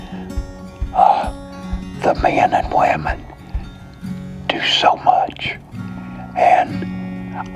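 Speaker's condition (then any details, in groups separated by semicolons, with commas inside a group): Muscular dystrophy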